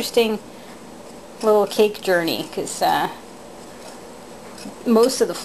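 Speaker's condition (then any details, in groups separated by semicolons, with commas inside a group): No condition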